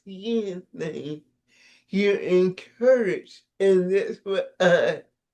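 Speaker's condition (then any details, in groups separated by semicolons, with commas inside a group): Cerebral palsy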